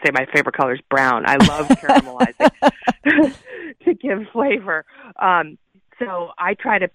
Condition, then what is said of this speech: No condition.